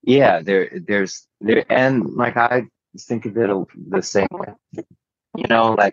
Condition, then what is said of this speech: Stuttering. So, and by maneuvering around it, I just mean like, you know, like you find like transition words and things